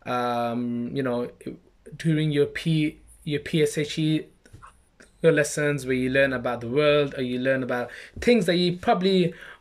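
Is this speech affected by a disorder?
Yes: stammer; stammer since childhood, mocked and imitated by other kids from primary school; age 26, saying own name takes a long time; struggles saying own name, stammers less with put-on Birmingham accent or exaggerated speech; here repeated sounds.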